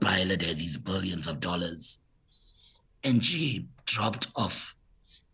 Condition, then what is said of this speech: Laryngectomy. But now, through medical innovation, I have a voice prosthesis